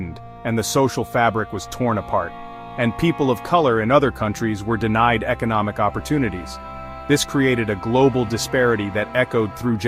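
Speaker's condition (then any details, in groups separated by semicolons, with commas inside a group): No condition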